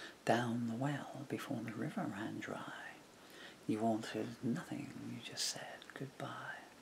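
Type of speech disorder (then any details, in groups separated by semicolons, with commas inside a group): Bulbar dysarthria; progressive bulbar palsy (MND)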